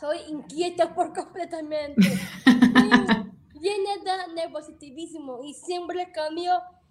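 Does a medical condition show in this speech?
Yes: Down syndrome; about 21 years since birth.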